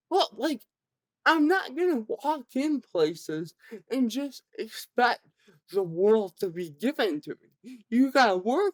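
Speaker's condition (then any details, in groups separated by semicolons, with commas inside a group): Cerebral palsy; present from birth, severe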